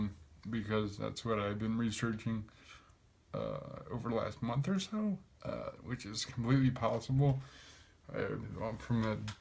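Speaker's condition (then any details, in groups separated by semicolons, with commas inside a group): Cerebral palsy; affects gait and walking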